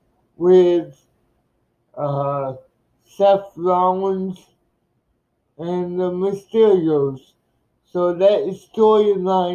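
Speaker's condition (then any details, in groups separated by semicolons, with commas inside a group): Cerebral palsy; speech described as not normal due to cerebral palsy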